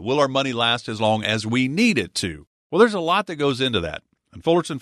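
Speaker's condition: No condition

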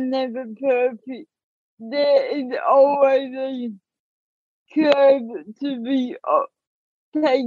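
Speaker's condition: Ataxic cerebral palsy; speech audibly affected

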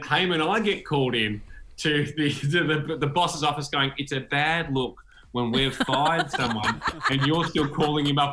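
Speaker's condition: No condition

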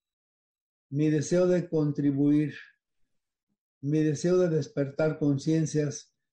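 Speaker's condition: Parkinson's disease; age 93

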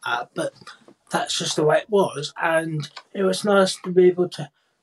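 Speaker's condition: Cerebral palsy, profound hearing loss; no longer signs

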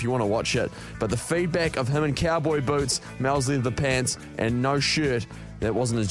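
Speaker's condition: No condition

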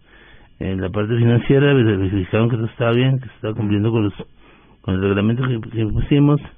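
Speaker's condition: Parkinson's disease; stooped posture at times, loss of strength, walking, running and tennis prescribed by neurologist; voice sometimes trembles, sometimes understood, sometimes not understood at all

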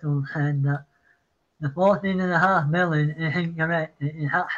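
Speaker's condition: Parkinson's; apologizes mid-sentence

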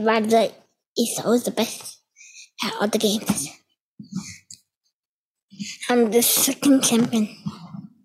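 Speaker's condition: Spinal muscular atrophy; weak respiratory muscles, breathing neurons dying over 10 years, spine curvature collapsed most lung volume

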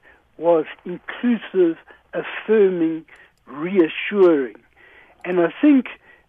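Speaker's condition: No condition

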